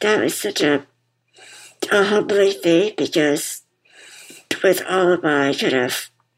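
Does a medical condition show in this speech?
Yes: muscular dystrophy; congenital muscular dystrophy.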